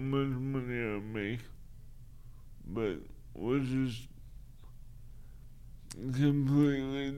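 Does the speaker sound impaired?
Yes: cerebral palsy; wheelchair user 99.9% of the time.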